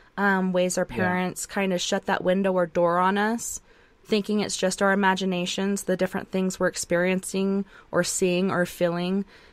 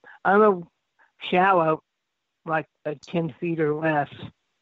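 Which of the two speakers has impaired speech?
The second: cerebral palsy; affects hips; shallow breathing, reduced lung capacity, does breath work.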